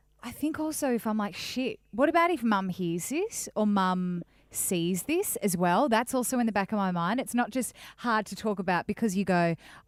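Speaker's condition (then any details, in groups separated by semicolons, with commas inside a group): No condition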